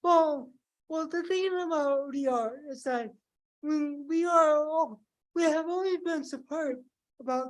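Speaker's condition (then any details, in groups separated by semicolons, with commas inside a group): Cerebral palsy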